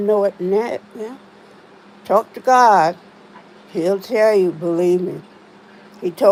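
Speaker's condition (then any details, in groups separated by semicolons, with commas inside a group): Spinal neurosarcoidosis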